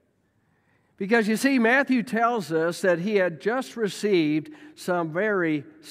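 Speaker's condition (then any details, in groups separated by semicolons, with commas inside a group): No condition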